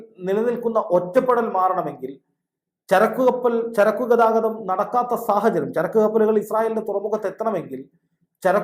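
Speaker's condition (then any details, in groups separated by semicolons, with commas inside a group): No condition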